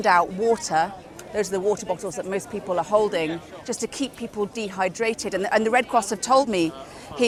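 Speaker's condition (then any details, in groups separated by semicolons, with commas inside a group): No condition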